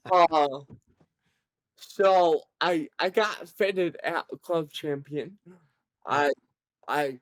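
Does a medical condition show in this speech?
Yes: cerebral palsy; present from birth, severe.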